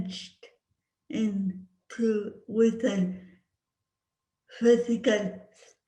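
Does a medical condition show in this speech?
Yes: cerebral palsy; speech impediment.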